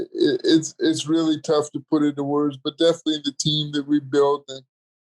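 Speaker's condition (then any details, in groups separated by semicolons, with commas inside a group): Cerebral palsy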